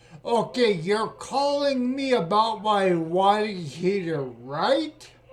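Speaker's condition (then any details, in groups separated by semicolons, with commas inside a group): Spinocerebellar ataxia; speech sounds drunk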